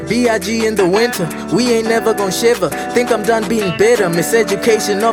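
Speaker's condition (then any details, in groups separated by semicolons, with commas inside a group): No condition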